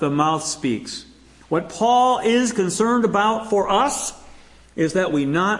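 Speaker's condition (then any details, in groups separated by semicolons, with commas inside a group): No condition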